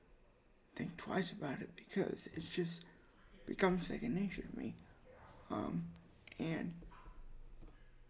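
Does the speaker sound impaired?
Yes: spastic quadriplegic cerebral palsy; uses wheelchair for everything, unable to walk, diagnosed at young age; adult, asks for help with some tasks; breathes on own without any support, eats and feeds self.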